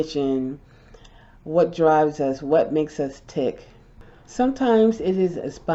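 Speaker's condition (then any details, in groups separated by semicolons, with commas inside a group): No condition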